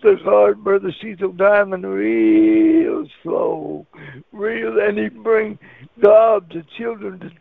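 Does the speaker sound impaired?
Yes: cerebral palsy; wheelchair user.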